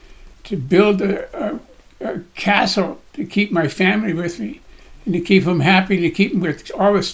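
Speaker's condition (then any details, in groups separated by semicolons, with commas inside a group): Parkinson's disease; Parkinson's getting in the way a little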